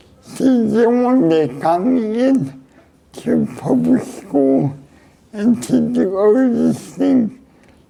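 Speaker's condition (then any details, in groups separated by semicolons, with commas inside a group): Cerebral palsy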